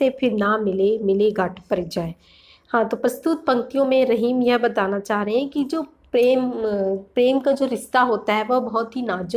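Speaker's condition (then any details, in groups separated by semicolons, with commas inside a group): No condition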